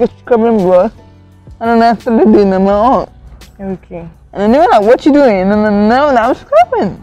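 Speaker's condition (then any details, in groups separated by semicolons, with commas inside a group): Cerebral palsy; at one point could not talk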